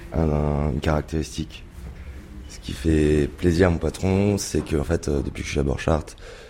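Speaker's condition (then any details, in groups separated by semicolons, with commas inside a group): No condition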